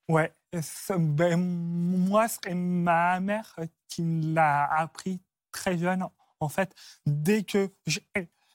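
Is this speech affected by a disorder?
Yes: stuttering; onset at about age 4 after grandmother's throat cancer, fluent before, once misdiagnosed as Gilles de la Tourette; no attempts to control stuttering; part-word and word repetitions, frequent euh fillers; here repeated sounds, prolonged sounds.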